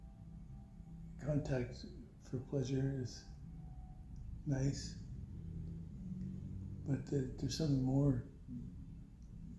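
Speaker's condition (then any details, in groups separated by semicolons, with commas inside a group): Parkinson's; voice weakened by Parkinson's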